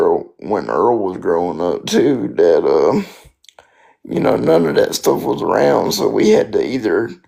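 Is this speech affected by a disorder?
Yes: spastic quadriplegic cerebral palsy.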